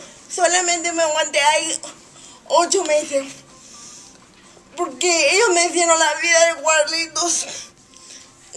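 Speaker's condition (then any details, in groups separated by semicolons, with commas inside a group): Cerebral palsy; wheelchair user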